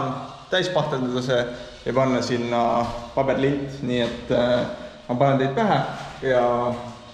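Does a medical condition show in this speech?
No.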